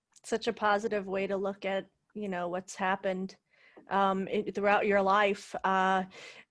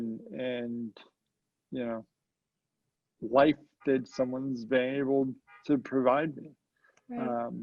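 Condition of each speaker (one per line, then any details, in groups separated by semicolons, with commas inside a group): No condition
Cerebral palsy; very mild form, difficult birth, heart transplant as teenager; diagnosed at age three; mild form affects speech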